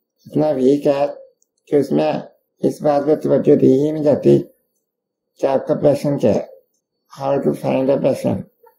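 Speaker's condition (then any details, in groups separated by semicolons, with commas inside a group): Duchenne muscular dystrophy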